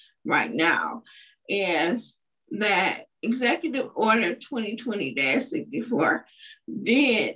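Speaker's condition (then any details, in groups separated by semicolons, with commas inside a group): Cerebral palsy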